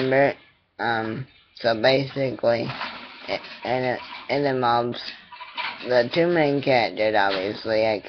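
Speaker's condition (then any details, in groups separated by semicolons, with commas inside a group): Cerebral palsy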